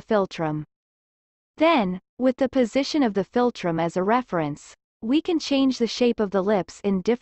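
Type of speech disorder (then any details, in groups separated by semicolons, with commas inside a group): None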